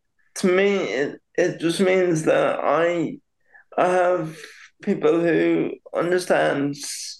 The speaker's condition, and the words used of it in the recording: Cerebral palsy. It just takes a bit longer to try and form the thoughts and then put them into words.